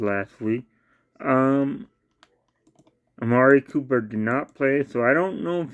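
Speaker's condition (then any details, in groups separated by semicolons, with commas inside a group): Cerebral palsy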